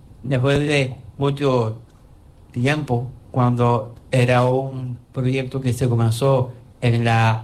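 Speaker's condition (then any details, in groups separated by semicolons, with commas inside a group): Down syndrome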